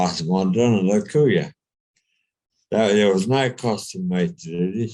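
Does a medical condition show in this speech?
Yes: brain injury.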